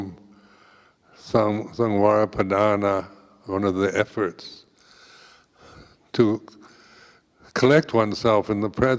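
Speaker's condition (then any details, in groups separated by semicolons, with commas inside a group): No condition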